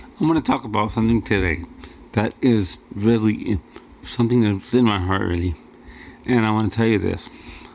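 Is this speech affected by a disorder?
Yes: cerebral palsy; wheelchair user.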